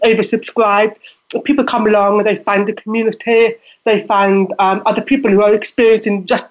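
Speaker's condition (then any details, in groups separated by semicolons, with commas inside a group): Deafness; deafness audible in voice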